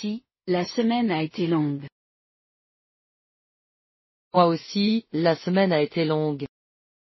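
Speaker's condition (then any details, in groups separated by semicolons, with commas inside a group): No condition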